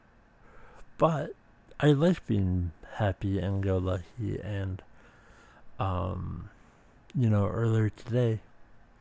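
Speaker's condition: Speech impediment

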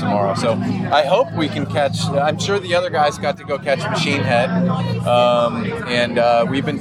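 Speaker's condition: No condition

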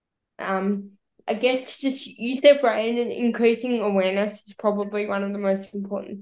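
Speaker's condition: Cerebral palsy; bilateral cochlear implants for hearing loss

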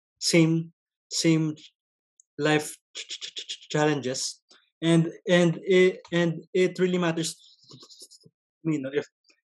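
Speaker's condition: Stuttering; stutter since early childhood, noticed on entering grade school; ongoing stutter, actively coping through Toastmasters public speaking club and speech contests; broken, choppy non-fluent speech, dreads answering strangers like jeepney drivers, public communication affected; repeated words

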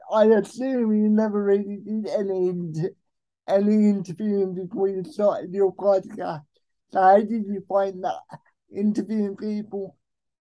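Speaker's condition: Cerebral palsy; most severe type

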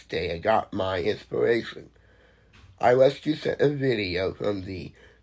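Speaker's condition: Down syndrome; present since birth

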